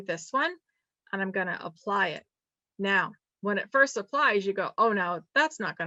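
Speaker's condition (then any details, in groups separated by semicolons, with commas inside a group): No condition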